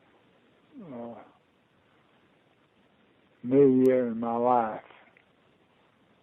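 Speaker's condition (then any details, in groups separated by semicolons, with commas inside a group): Parkinson's disease; diagnosed about two years ago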